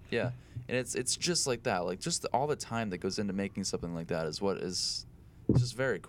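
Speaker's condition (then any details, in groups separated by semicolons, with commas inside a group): No condition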